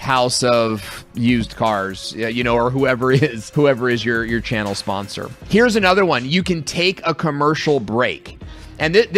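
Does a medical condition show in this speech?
No.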